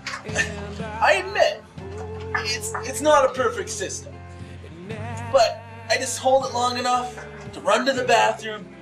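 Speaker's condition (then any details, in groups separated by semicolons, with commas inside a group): No condition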